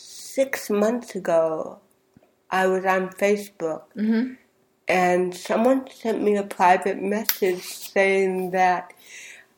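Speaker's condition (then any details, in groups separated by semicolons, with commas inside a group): Cerebral palsy; speech therapy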